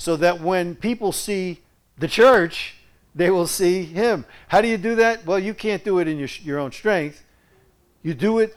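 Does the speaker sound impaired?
No.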